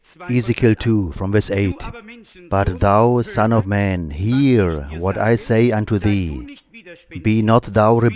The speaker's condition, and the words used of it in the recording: No condition.